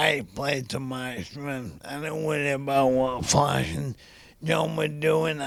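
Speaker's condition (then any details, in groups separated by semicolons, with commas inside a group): ALS; rapid voice decline, trouble with multisyllabic words, worsening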